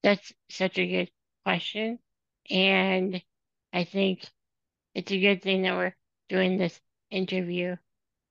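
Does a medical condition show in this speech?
Yes: spinal muscular atrophy; from birth, genetic, motorized wheelchair user whole life, depends on caregivers; progressive muscle weakness throughout body.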